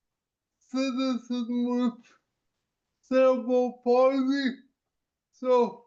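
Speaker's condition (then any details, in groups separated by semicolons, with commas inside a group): Cerebral palsy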